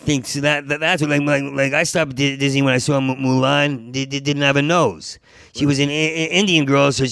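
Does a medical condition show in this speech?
Yes: stuttering; long-standing stutter since college years, always stuttered in job interviews; still stutters in conversation; part-word and whole-word repetitions, fluent when telling stories, doing characters or imitating people; here repeated sounds, repeated words.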